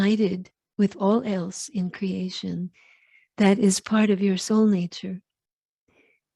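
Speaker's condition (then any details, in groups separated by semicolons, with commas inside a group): No condition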